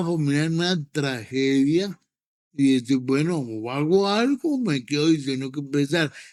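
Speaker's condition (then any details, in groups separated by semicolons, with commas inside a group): Cerebral palsy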